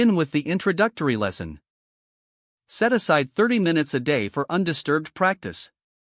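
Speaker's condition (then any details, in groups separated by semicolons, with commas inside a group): No condition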